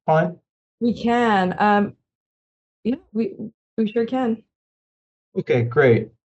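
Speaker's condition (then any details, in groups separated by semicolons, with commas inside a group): No condition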